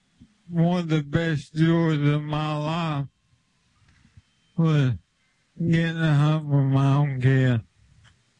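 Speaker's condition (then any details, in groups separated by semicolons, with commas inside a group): ALS; limb onset, left hand weakness first, spread through left arm, slight right leg symptoms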